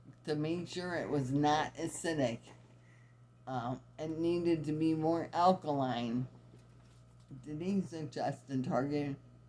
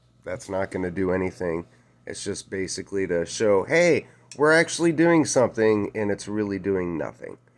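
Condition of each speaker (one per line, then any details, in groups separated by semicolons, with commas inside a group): Multiple sclerosis; heavy medication; sounds unusual due to breathing
No condition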